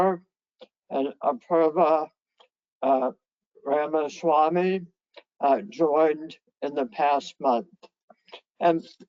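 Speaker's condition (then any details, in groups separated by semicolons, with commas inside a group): Head and neck cancer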